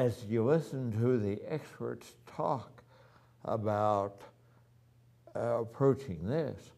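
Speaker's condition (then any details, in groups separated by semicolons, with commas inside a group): Ataxia; spinocerebellar ataxia type 3, inherited, affects hands, voice, walking; no longer walking, physical, occupational, voice therapy; voice somewhat affected since last year, voice therapy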